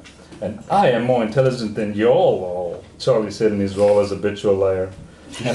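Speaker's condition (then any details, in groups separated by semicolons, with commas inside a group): No condition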